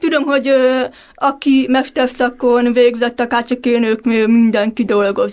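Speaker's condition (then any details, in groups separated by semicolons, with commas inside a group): Deafblindness (hearing impairment); vision and hearing impairment, EasyLink MyLink radio system for lectures, telescope from Mária Utca eye clinic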